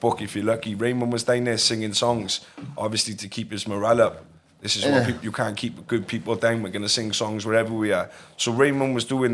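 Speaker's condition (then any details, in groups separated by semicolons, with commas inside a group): No condition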